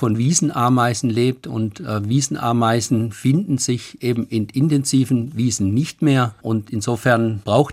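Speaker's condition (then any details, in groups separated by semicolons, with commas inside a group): No condition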